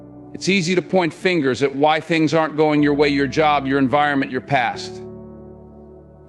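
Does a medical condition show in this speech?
No.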